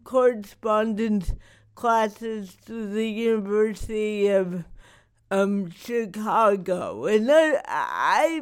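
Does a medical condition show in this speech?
Yes: cerebral palsy; not degenerative, lack of muscle control and spasticity, wears down with age, especially without yoga or exercise.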